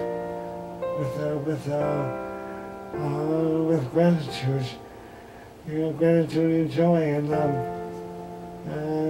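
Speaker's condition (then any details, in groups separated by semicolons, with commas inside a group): ALS; about 15 years, severe breathing difficulty, discharged from hospice; frequent breaths while speaking, loud words deplete air, worse night, morning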